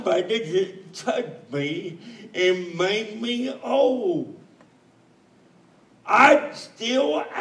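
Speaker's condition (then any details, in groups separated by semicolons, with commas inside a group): Cerebral palsy; speech still sounds atypical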